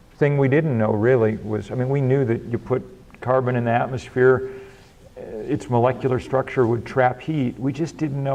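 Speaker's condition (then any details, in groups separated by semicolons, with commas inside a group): No condition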